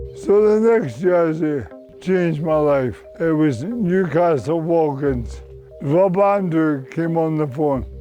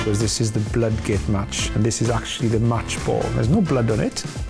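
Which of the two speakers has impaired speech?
The first: motor neurone disease; terminal, whole body affected, muscle wastage.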